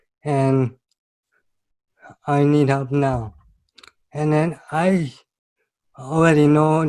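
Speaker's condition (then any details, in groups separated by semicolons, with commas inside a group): Cerebral palsy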